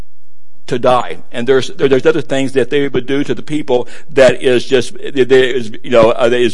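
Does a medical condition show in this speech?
Yes: stuttering; struggled with it for a while, adults at Gadsdale said stutter barred preaching; preaching a sermon, stutter not yet noticed by listeners; not noticed by audience so far; here repeated sounds, repeated words.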